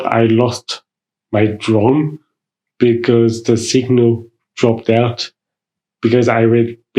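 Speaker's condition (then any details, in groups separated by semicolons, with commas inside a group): Mild cerebral palsy; right side affected, from birth, birth complications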